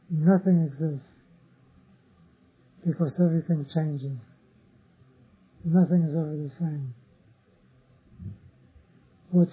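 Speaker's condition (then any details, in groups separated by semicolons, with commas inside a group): Parkinson's disease; others offer remedies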